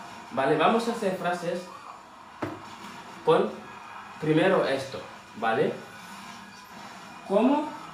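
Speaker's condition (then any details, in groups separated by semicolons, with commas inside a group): No condition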